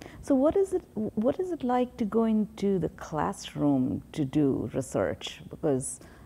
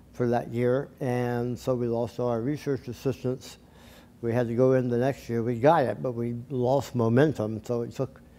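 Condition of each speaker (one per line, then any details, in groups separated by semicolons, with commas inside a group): No condition
Tongue cancer surgery; tongue cancer, surgery and radiation; couple years speech therapy; speech slightly off, permanently changed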